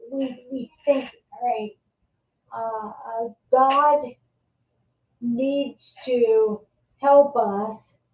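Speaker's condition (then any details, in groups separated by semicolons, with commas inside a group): Multiple sclerosis; secondary progressive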